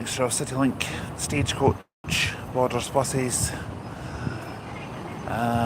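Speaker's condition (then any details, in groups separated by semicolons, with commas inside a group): No condition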